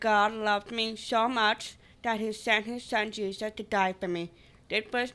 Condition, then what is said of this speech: Down syndrome. I'm afraid that people won't understand me because of my accent that comes along with my Down syndrome.